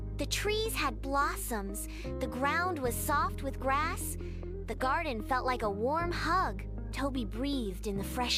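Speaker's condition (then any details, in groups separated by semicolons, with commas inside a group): No condition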